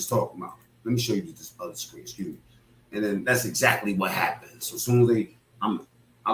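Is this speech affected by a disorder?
No.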